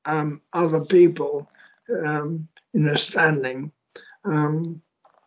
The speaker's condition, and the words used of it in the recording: ALS (motor neuron disease). My first symptom was actually a slight slurring of my speech, and obviously you can still hear it, with the way I pronounce S's.